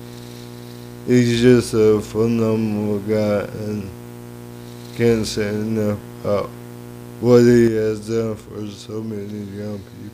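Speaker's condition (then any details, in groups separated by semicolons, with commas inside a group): Cerebral palsy; lifelong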